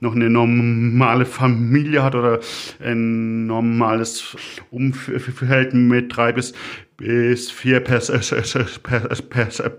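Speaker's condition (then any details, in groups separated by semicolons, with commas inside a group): Stuttering; lifelong stuttering since early childhood, late start of speaking, early trouble telling sch sounds apart, past therapies; stronger today than usual, fluctuates with better phases, always clearly audible; hard blocks, repetitions of words and syllables, frequent äh fillers; repeated sounds, repeated words, prolonged sounds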